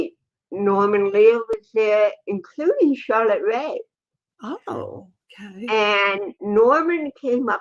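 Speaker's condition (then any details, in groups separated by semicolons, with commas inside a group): Cerebral palsy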